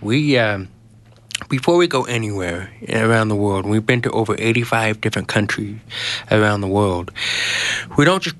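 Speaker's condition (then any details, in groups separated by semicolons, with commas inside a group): Genetic hearing loss; speaks well after years of therapy, trouble understanding unfamiliar accents on phone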